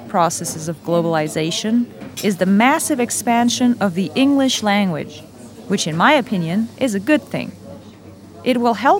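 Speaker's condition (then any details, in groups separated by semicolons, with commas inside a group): No condition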